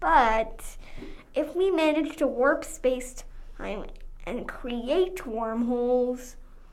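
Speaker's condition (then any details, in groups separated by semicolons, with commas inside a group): Cerebral palsy; legs affected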